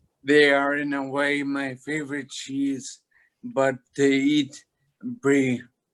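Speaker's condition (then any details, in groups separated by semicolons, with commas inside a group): Toxic leukoencephalopathy, locked-in syndrome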